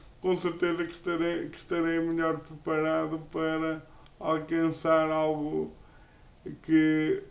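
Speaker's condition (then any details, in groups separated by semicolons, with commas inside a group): Cerebral palsy; uses a wheelchair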